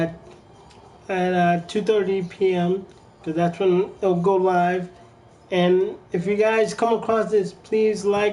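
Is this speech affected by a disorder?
Yes: cerebral palsy; from birth.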